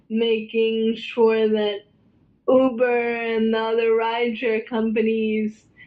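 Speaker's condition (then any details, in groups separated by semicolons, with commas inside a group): Cerebral palsy; spastic quadriplegia, all four limbs, oxygen loss at birth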